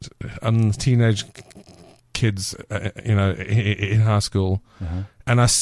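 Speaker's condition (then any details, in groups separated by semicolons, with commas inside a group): Stutter; stutter since childhood, severe in youth, fear of speaking, shyness, later gained confidence; stutter still present, noticeably slowing interview, more relaxed as interview goes on; worse under stress, less when relaxed, chose menu items by what could be said; prolonged sounds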